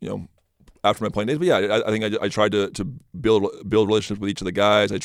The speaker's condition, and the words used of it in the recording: Stuttering. I feel like I'm not very good off the cuff.